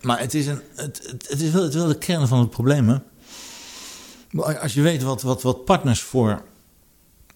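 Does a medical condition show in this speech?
Yes: Parkinson's disease; brain disease for almost eight years, walks with cane, falls regularly, stayed in Parkinson clinic; becomes choked up discussing topic, attributed partly to Parkinson; speaks with difficulty, audibly so now, harder than before.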